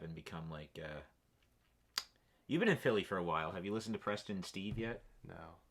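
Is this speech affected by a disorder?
No.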